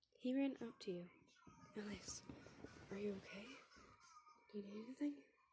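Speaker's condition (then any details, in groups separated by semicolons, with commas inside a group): No condition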